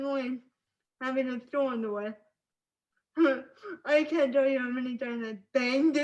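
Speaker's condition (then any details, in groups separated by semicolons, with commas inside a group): Spastic cerebral palsy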